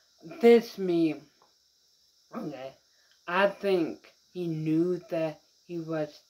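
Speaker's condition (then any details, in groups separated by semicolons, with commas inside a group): Mild cerebral palsy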